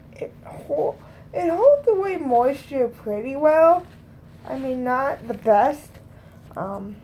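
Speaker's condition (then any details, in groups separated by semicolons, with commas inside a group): Cerebral palsy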